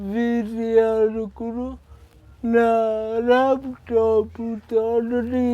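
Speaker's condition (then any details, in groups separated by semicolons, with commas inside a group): Cerebral palsy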